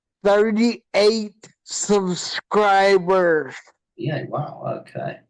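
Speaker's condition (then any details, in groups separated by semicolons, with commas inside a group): Hydrocephalus with shunt failure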